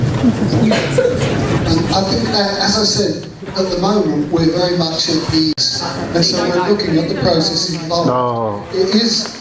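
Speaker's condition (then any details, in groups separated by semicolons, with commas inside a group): No condition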